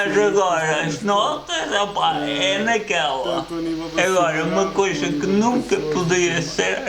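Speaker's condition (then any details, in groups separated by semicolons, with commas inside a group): Cerebral palsy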